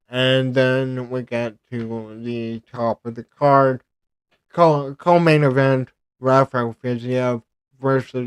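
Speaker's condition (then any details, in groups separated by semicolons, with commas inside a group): Cerebral palsy; present from birth; twitching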